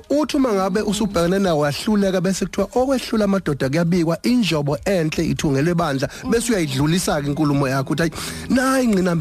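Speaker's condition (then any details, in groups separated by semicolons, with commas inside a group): No condition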